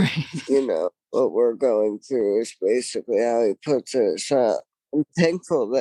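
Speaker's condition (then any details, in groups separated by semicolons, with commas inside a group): Traumatic brain injury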